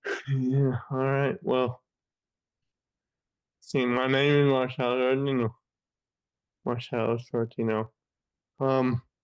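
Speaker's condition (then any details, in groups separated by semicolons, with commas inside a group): Friedreich's ataxia; still progressing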